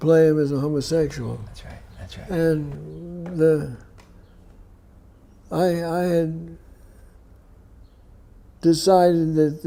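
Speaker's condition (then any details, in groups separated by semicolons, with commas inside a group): Parkinson's disease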